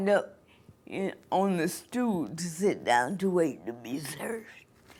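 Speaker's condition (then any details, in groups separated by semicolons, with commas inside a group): Cerebral palsy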